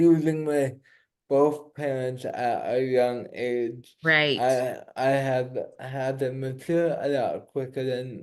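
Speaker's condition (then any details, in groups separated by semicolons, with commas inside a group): Cerebral palsy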